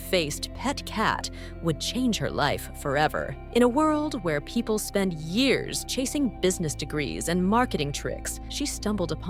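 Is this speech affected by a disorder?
No.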